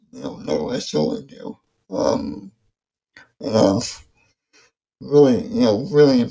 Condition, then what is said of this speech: ALS (motor neuron disease). I was apologizing for my speech, but I'm doing the best I can.